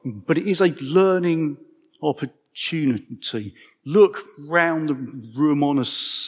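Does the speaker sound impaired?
Yes: stammer; man aged 55; stammer audible in speech; here prolonged sounds, blocks.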